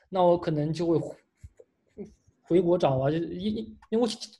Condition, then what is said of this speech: Stuttering. 做演讲的时候，我能够控制自己的速度，我能够把自己的口吃控制住，来达到一种放松状态。